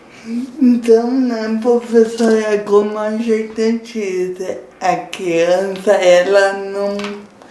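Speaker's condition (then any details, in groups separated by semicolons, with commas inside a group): Cerebral palsy; impaired diction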